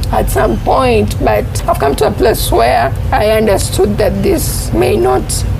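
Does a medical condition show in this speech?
Yes: cerebral palsy; onset in secondary school.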